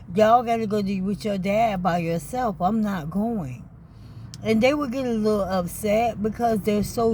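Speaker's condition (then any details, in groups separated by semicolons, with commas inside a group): ALS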